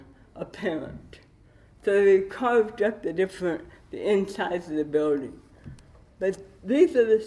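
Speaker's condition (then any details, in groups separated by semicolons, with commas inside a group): Cerebral palsy with dystonia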